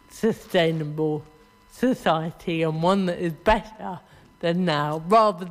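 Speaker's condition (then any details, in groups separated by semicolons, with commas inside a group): Cerebral palsy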